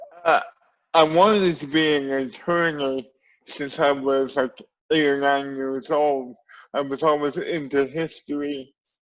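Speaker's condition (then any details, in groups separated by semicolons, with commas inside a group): Cerebral palsy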